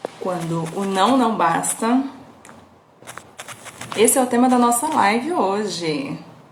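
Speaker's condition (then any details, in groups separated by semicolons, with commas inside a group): No condition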